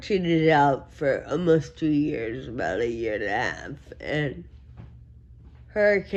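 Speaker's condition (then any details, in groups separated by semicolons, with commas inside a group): Friedreich ataxia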